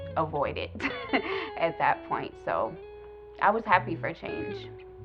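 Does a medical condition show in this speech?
No.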